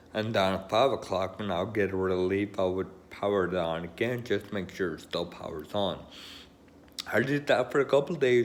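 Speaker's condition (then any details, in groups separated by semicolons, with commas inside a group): Friedreich's ataxia; electric wheelchair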